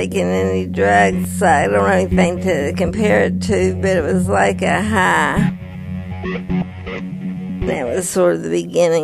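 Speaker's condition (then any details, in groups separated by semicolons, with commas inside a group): Parkinson's disease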